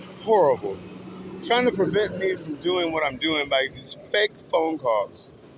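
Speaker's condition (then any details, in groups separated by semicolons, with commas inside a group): No condition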